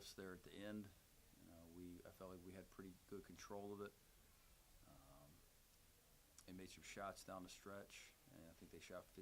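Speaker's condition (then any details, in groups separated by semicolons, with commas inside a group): No condition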